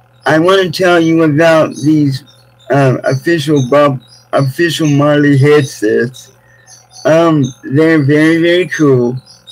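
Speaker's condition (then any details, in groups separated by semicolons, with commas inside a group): Cerebral palsy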